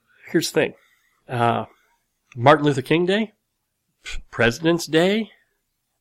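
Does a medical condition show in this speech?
Yes: cleft lip and palate; series of plastic surgeries for repair.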